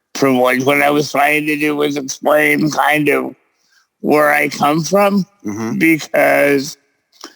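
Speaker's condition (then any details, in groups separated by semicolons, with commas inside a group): Cerebral palsy; present since birth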